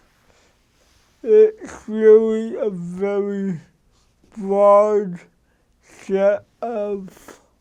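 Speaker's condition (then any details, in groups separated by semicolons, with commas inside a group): Cerebral palsy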